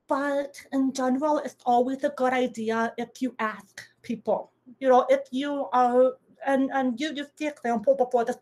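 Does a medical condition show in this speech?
Yes: deafness; deaf medically, little-d deaf, some residual hearing, wears hearing aid, lip reads, no sign language; speaks orally, audible deaf accent noticed by listeners.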